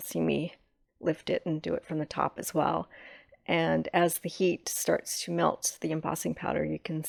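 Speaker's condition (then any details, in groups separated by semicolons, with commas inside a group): No condition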